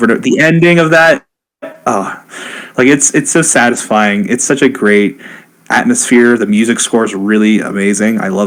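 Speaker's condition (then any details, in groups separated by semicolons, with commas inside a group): No condition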